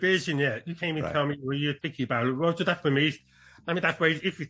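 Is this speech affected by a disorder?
Yes: deafness; congenital deafness, born deaf, mainstreamed into hearing schools as child; deaf accent, tries to speak as clearly as possible.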